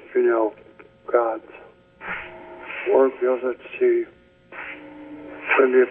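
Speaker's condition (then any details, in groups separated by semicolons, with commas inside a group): ALS; speech getting worse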